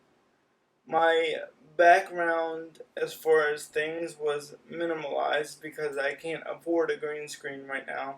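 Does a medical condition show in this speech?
Yes: cerebral palsy.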